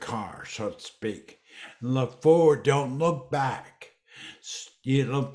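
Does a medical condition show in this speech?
Yes: dysarthria; ruptured brain aneurysm then massive stroke two weeks later, stroke at age 47, initially half paralyzed, cannot walk; speech deficit, swallow deficit interrupts speaking.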